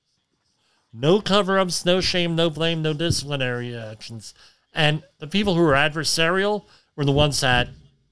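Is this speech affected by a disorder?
Yes: cleft lip and palate; tinnitus attributed to the cleft; has tinnitus.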